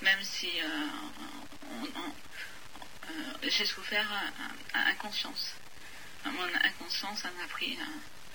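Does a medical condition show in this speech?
Yes: stuttering; early speech delay, stutter onset around age eleven, cause unknown, years of unsuccessful speech therapy; uses IEB method by Yvan Npoko daily after Tarbes course, IEB member over ten years; severe stutter without method, stuck on m or other letters, stress worsens, fluent with method; here repeated sounds, blocks.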